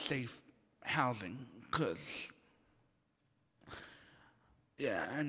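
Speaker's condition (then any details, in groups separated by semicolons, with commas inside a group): Cerebral palsy; very mild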